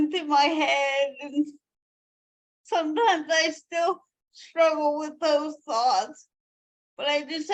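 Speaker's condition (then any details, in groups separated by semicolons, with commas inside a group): Cerebral palsy; from birth, 42 surgeries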